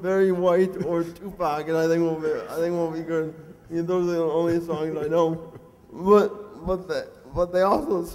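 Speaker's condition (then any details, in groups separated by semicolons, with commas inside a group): Cerebral palsy; mixed quadriplegic type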